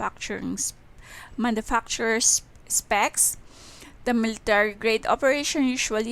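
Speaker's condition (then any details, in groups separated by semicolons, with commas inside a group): No condition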